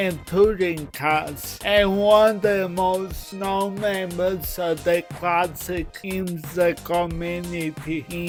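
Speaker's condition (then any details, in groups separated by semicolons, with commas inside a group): Cerebral palsy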